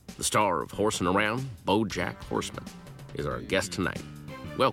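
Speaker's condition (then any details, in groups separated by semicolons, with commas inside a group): No condition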